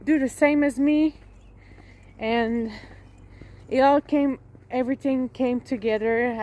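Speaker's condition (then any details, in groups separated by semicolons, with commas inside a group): No condition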